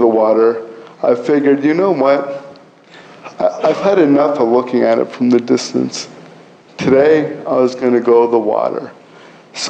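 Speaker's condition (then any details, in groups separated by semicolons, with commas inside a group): Cerebral palsy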